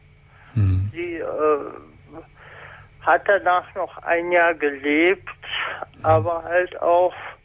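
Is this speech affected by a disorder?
Yes: spastic paralysis since birth; mainly in hands, writing or holding full glass looks drunk to outsiders.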